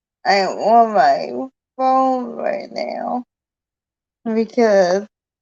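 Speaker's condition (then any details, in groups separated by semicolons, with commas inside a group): Cerebral palsy; from birth, difficult delivery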